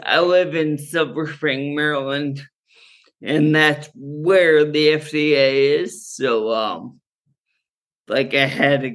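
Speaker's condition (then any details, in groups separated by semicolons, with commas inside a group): Friedreich's ataxia; genetic neuromuscular condition, present from birth, normal childhood, slowly worsening, diagnosed in college; progressive, managed with cannabis for neuropathic pain, muscle relaxing, sleep; ataxia worse when not well-rested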